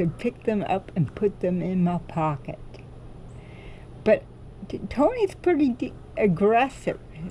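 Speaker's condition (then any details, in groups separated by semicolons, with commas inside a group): Cerebral palsy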